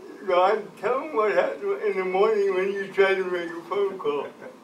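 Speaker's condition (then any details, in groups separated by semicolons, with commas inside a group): Cerebral palsy; from birth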